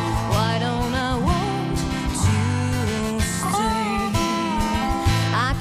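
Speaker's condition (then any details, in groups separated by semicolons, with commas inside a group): No condition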